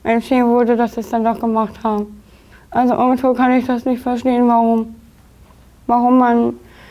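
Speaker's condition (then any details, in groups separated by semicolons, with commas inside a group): Down syndrome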